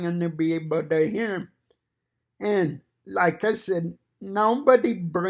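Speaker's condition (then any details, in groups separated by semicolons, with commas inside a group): Cerebral palsy; fine motor impairment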